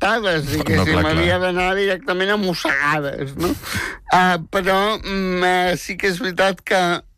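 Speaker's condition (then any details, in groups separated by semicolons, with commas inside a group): Spastic tetraplegic cerebral palsy; very talkative since age 3, worked hard to make people understand speech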